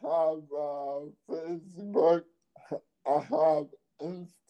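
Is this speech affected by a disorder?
Yes: ALS; diagnosed at age 27; nearly 10 years since diagnosis, progressing, still speaking with own voice; voice box going, slurred speech, speaks very slowly, hard to hear.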